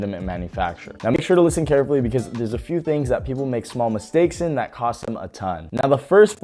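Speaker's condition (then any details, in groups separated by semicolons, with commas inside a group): No condition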